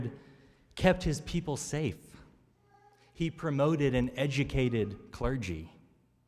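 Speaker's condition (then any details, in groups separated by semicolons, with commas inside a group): No condition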